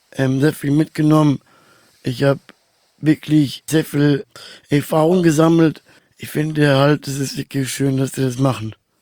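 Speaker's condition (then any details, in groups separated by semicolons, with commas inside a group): Down syndrome; trisomy 21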